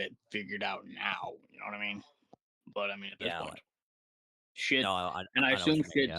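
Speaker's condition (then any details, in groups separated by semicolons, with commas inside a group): No condition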